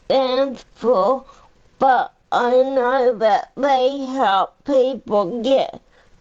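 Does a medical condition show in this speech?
Yes: cerebral palsy; uses a power chair.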